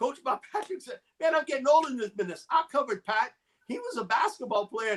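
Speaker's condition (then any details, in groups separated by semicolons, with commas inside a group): No condition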